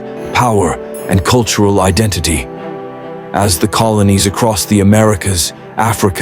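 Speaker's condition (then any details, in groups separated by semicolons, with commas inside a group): No condition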